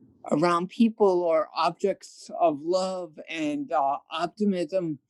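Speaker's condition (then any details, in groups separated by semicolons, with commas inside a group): Cerebral palsy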